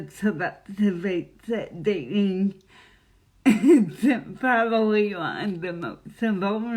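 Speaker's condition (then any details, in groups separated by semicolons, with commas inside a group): Cerebral palsy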